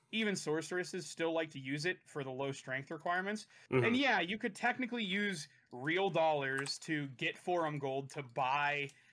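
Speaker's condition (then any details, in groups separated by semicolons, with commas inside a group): No condition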